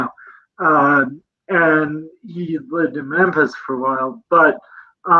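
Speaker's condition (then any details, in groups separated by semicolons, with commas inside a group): Cerebral palsy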